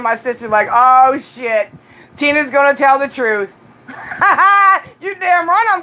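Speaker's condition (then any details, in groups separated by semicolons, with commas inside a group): No condition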